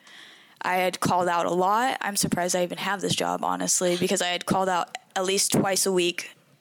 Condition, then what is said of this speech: None; typical speech.